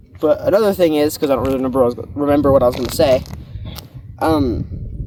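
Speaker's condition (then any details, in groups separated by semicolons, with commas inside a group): No condition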